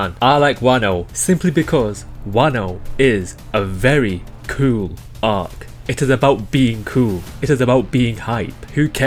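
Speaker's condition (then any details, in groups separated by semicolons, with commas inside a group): No condition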